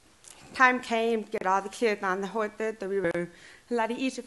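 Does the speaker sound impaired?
Yes: deaf and hard of hearing; hearing aid, since childhood.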